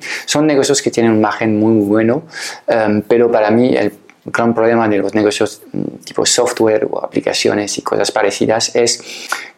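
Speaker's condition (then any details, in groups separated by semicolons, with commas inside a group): No condition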